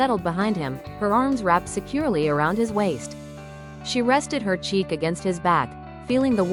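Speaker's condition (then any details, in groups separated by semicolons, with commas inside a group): No condition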